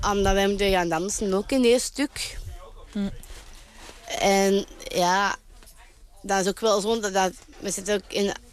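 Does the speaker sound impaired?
Yes: Down syndrome; intellectual disability; performing as gnome in theater, gnome language without full sentences, calls out on stage; sometimes has to call out, occasional voice strain from calling out.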